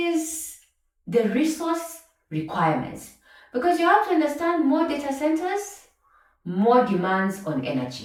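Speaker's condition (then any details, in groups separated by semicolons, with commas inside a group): No condition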